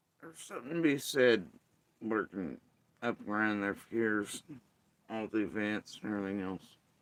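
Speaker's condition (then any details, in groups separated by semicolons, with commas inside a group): Facial paralysis after surgery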